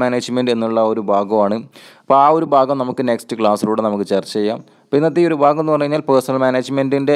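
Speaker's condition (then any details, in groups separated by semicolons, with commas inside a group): No condition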